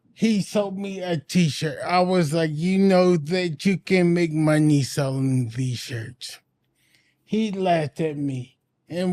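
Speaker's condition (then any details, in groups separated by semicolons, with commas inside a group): Anoxic brain injury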